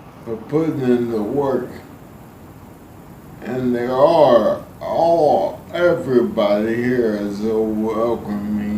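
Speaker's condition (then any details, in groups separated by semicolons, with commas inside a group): ALS; severe violent spasticity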